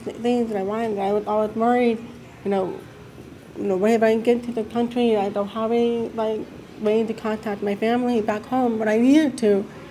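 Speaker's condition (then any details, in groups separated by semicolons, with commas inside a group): Deafness; hearing loss; mix of speech and sign growing up, signs with family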